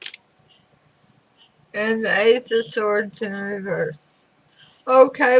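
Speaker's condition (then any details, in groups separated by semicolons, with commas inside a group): Throat cancer radiation damage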